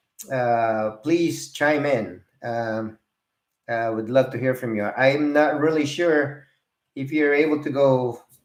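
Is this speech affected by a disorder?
No.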